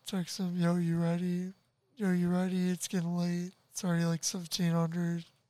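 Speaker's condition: Tracheostomy, ventilator dependent; spinal cord injury from car accident at twenty

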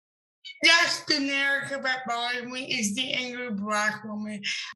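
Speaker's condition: Cerebral palsy; since birth, uses wheelchair

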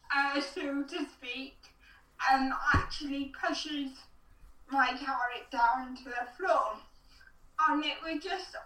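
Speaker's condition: Cerebral palsy

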